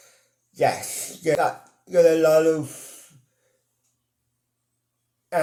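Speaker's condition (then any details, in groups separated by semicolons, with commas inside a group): Cerebral palsy; mild, ataxic type, affects balance, coordination, mouth muscles; speech impediment, lips cannot form some letters, formerly barely intelligible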